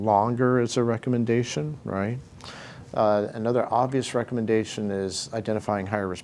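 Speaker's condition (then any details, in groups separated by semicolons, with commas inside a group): No condition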